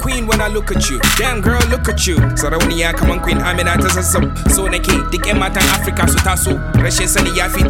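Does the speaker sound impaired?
No.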